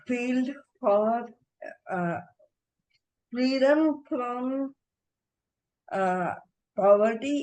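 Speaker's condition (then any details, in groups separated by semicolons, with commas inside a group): Encephalitis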